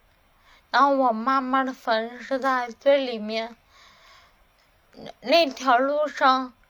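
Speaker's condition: Cerebellar atrophy, hereditary; familial, mother, uncle and aunt died of it, untreatable, slurred speech first, then weak hands, no medication, about ten years given; cannot hold pen, cannot manage stairs or go out alone since COVID, falls; muffled articulation, tongue not nimble, listeners struggle to understand

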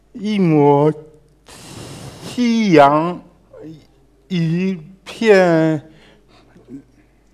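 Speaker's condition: Language impairment; some degree of language impairment; cannot speak fluently when giving talk, repeats words, pauses with fillers

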